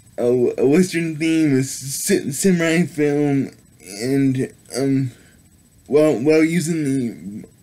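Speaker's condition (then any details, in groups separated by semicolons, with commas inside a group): Cerebral palsy; able to speak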